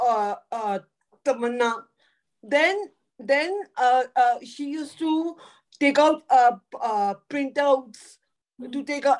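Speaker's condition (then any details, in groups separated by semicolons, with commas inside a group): Cerebral palsy; could not talk in early childhood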